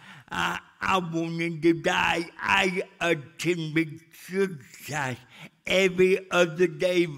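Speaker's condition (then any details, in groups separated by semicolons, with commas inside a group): Cerebral palsy; speech still affected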